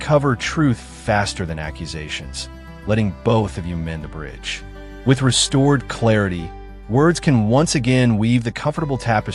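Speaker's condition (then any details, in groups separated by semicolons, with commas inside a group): No condition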